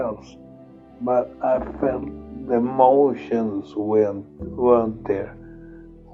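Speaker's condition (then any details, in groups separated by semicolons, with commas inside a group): Multiple sclerosis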